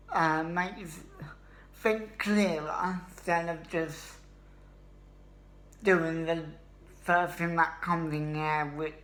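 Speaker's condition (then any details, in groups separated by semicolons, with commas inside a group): Cerebral palsy; obvious speech impediment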